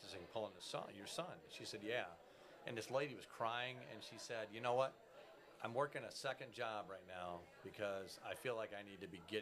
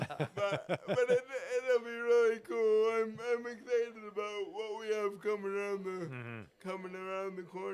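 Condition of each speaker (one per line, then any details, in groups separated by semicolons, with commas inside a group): No condition
Cerebral palsy; conductive learning therapy, therapeutic horseback riding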